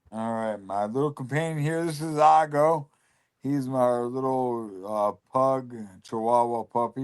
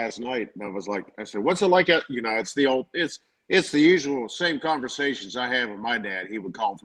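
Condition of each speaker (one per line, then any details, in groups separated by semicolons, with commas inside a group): Lou Gehrig's disease (ALS); right side and left hand weakness, cane, leg brace; voice going, slurring worsens with longer talking
No condition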